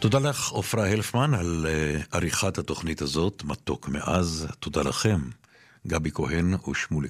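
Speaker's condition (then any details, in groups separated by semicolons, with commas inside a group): No condition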